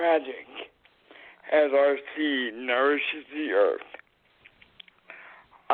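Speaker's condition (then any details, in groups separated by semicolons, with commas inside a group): Cerebral palsy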